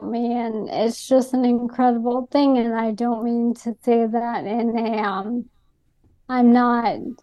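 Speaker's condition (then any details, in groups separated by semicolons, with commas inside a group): ALS; diagnosed within about past year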